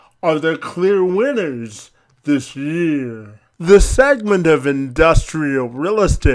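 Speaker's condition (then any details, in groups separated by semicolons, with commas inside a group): Cerebral palsy; spastic quadriplegic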